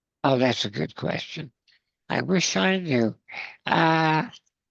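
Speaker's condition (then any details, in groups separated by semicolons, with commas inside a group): Spinal muscular atrophy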